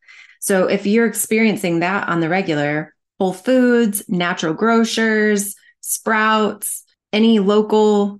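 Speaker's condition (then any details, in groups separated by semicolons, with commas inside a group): No condition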